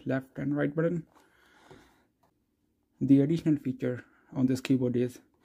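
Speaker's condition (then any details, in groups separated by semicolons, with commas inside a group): No condition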